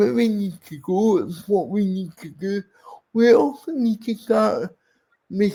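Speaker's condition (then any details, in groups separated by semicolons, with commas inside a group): Cerebral palsy; speech impairment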